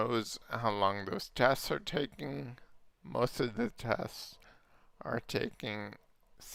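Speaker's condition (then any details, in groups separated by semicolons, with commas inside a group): Multiple sclerosis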